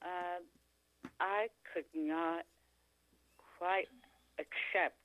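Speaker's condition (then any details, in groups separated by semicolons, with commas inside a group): Tongue cancer; two surgeries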